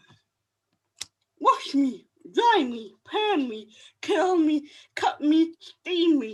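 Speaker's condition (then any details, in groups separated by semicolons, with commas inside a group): Cerebral palsy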